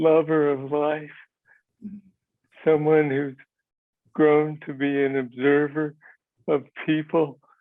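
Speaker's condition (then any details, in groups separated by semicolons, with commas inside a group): Parkinson's; DBS implant, tremor originally main symptom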